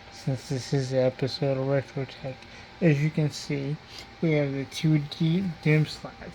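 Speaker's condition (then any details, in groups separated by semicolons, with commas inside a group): Cerebral palsy; diplegia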